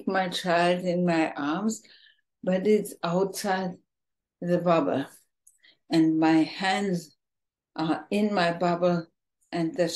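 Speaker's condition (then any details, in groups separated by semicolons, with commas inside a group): ALS, bulbar form, bulbar onset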